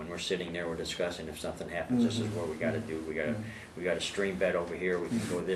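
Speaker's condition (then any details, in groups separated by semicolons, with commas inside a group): No condition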